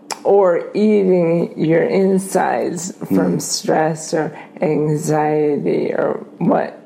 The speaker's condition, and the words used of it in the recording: ALS (motor neuron disease). Yeah, that ALS has begun to impact my mouth.